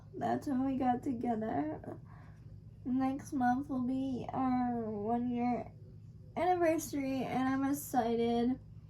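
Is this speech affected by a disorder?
Yes: cerebral palsy.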